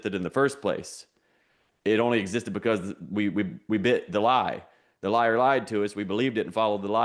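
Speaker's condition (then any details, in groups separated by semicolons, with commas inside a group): No condition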